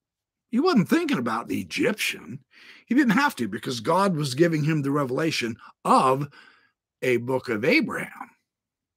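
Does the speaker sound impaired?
No.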